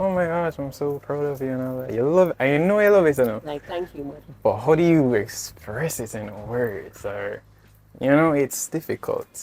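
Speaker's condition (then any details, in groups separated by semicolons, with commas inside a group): No condition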